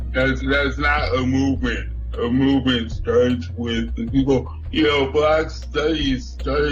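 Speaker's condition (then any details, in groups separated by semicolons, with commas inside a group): Cerebral palsy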